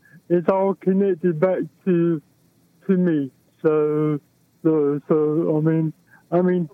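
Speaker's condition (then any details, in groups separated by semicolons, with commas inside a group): Cerebral palsy; balance and posture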